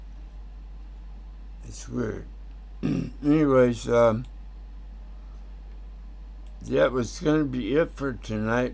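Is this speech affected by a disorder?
Yes: tongue cancer; tongue tumor.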